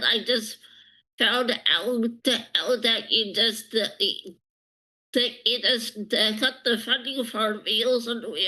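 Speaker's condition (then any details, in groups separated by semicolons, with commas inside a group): Speech impairment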